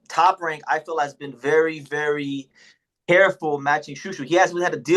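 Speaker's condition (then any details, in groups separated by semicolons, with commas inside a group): No condition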